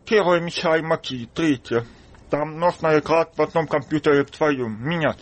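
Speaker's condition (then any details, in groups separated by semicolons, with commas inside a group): Deafness; congenital deafness, kindergarten with hearing children, then school for the deaf, no hearing aid in childhood; hears poorly; speaks little, lip-reads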